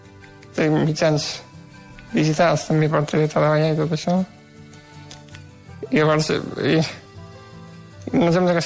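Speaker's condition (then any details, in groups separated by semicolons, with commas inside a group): Duchenne muscular dystrophy; degenerative incurable form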